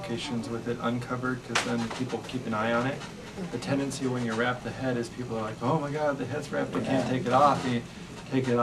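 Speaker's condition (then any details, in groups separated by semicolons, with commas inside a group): No condition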